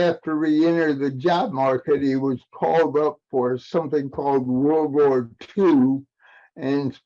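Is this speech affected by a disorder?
Yes: cerebral palsy; aging adult, past 40.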